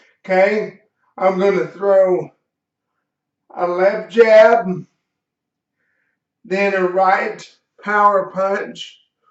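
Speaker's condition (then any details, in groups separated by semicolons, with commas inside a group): Cerebral palsy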